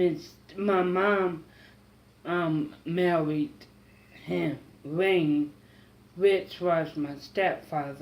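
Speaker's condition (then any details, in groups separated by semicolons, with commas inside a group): Mild cerebral palsy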